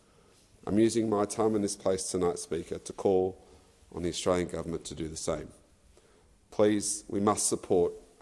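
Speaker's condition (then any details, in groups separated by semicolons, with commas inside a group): No condition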